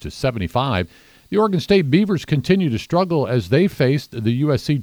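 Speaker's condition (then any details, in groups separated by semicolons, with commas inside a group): No condition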